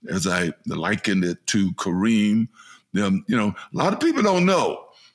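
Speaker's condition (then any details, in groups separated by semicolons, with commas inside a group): No condition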